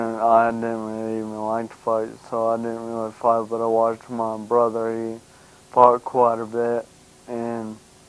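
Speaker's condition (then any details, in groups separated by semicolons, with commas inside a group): Brain injury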